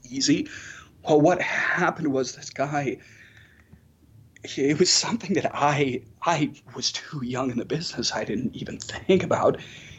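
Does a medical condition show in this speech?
Yes: spasmodic dysphonia; voice changes began about 10 years ago, progressively worse over following year, many doctors missed diagnosis; vocal cords break open when speaking, breathy on certain syllables, can still communicate and be heard.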